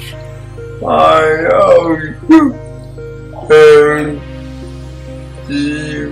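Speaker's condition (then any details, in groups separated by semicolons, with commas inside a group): Cerebral palsy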